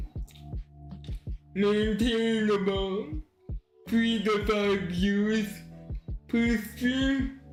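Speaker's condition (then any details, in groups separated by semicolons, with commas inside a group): Cerebral palsy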